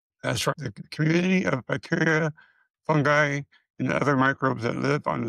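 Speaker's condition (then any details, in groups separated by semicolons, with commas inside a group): Multiple system atrophy; voice pitch goes up and down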